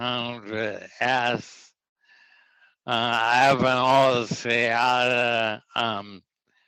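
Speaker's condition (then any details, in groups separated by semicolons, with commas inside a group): ALS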